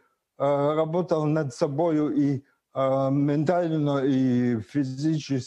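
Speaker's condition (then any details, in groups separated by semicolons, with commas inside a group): Cerebral palsy; initially unintelligible speech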